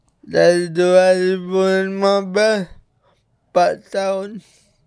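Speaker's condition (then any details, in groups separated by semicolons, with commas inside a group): Cerebral palsy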